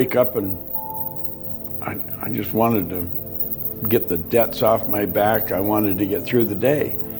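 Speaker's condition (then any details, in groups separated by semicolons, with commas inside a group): No condition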